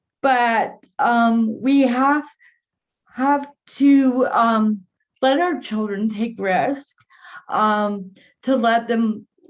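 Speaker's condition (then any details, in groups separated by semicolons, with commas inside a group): Cerebral palsy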